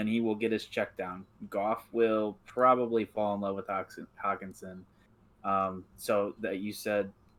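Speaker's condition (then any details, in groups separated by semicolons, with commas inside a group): No condition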